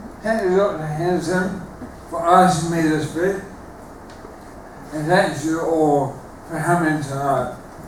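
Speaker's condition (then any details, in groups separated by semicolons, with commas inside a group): Motor neuron disease; terminal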